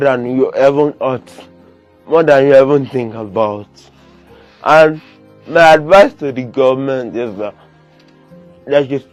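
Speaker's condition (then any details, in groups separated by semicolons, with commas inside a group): Cerebral palsy; limits movement and coordination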